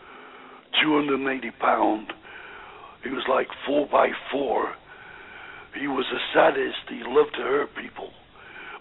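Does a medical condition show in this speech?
Yes: voice box damage after neck operation; may be hard to understand.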